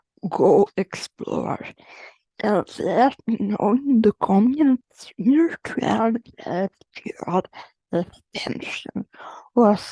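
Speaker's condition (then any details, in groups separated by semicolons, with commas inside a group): Generalized dystonia; generalized, leg weakness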